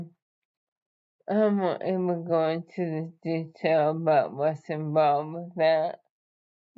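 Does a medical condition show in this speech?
Yes: ALS.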